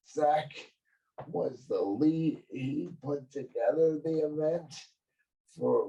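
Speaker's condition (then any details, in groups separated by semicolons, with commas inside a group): Cerebral palsy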